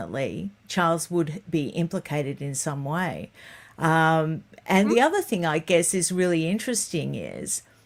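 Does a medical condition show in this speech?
No.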